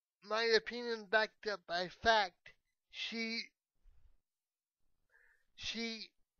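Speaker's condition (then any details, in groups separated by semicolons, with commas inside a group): Cerebral palsy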